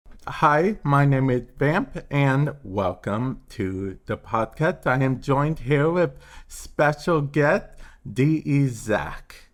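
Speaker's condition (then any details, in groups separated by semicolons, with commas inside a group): Cerebral palsy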